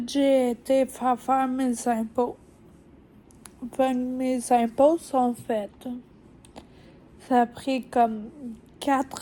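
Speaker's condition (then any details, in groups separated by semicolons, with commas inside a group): Ataxia; degenerative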